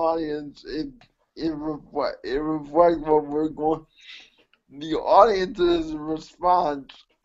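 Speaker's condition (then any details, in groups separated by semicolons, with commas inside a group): Cerebral palsy; mixed quadriplegia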